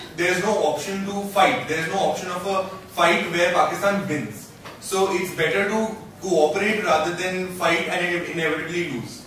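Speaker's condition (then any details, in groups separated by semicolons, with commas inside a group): No condition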